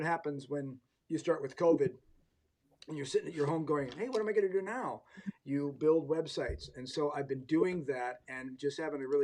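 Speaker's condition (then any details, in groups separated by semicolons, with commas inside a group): No condition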